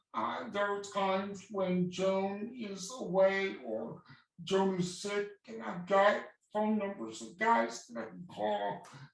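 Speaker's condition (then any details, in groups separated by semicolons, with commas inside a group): Cerebral palsy; voice slightly affected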